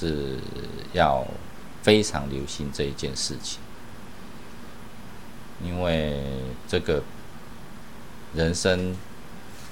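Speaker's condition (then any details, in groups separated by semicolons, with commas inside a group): No condition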